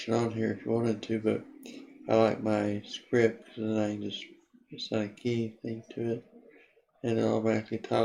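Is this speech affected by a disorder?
Yes: Parkinson's disease.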